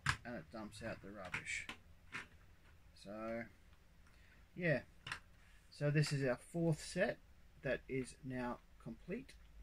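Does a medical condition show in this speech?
No.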